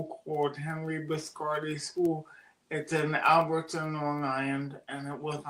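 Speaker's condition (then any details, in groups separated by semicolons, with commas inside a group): Cerebral palsy; birth oxygen deprivation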